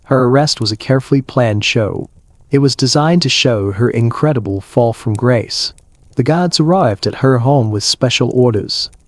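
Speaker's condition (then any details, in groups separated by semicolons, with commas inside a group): No condition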